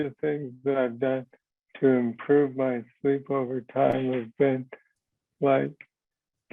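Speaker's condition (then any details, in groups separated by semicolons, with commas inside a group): Parkinson's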